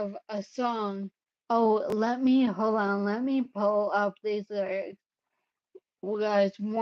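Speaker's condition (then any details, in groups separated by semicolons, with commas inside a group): Cerebellar ataxia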